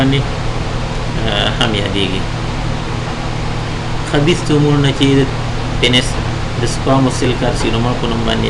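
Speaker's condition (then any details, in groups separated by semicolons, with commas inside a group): No condition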